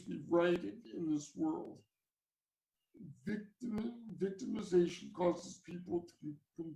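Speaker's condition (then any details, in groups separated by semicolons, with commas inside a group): Cerebral palsy; from birth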